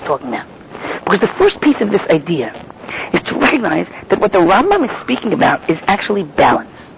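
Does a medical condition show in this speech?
No.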